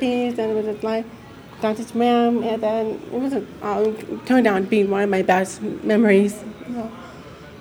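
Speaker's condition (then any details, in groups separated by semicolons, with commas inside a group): Deafness; mix of speech and sign growing up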